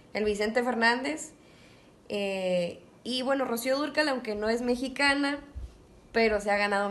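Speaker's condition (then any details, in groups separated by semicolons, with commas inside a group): No condition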